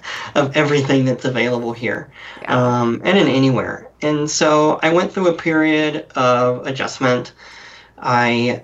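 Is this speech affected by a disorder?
Yes: cleft lip and palate; different.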